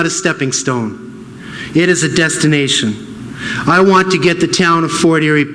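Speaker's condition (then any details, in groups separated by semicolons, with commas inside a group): No condition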